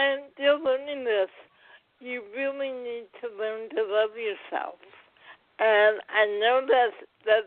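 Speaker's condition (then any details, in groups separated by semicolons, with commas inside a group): Cerebral palsy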